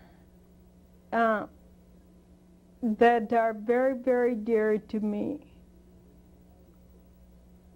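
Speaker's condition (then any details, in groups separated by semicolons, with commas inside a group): Spinocerebellar degeneration; genetic form; speech once almost incoherent, improved with intensive therapy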